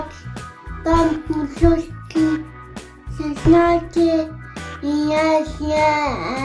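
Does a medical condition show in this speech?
Yes: cerebral palsy; cannot walk independently.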